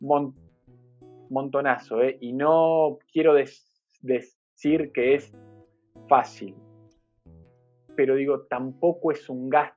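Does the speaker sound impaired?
Yes: stuttering; stuttering since childhood, attended Asociación Argentina de Tartamudez as child, later left and returned; not fluent, blocks and repetitions, some days many blocks; here repeated sounds, blocks.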